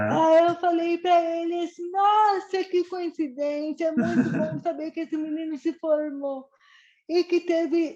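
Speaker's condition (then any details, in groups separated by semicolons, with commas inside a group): Cerebral palsy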